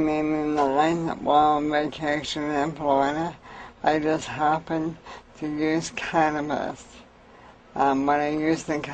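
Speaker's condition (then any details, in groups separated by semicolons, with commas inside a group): Amyotrophic lateral sclerosis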